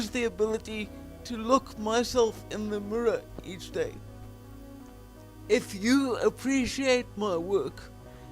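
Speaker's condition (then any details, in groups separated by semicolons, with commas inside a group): Quadriplegic cerebral palsy, severe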